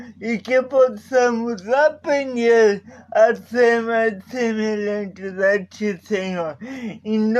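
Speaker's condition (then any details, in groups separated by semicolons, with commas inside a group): Paralysis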